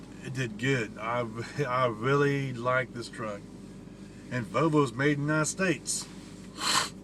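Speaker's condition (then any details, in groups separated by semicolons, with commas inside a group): No condition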